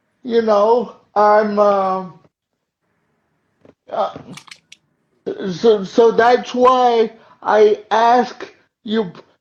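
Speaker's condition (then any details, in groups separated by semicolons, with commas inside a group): Cerebral palsy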